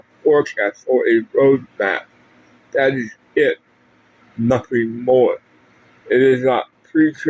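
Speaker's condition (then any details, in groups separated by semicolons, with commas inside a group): Parkinson's; speech impediment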